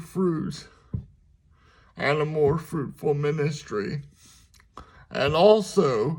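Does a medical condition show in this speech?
Yes: cerebral palsy; speaks slower at times.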